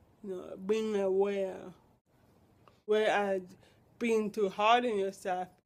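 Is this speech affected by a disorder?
Yes: cerebral palsy.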